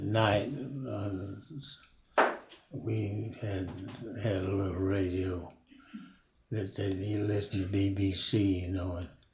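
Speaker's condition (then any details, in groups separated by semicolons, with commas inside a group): Parkinson's disease; never broken a bone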